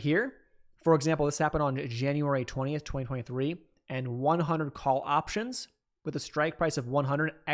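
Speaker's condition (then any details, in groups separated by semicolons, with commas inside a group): No condition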